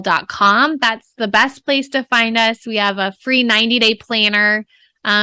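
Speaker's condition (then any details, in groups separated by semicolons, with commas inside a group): No condition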